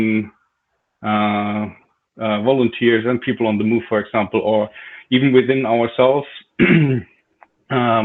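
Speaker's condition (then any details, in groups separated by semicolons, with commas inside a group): No condition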